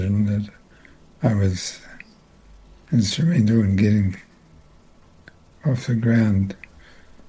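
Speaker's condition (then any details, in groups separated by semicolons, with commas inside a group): Multiple system atrophy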